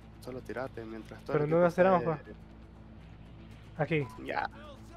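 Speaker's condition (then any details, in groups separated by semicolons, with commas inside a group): No condition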